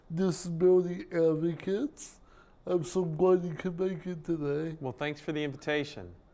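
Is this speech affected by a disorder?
Yes: cerebral palsy; speech impairment.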